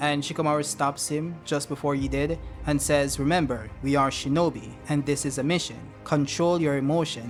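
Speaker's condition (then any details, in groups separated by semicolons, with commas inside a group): No condition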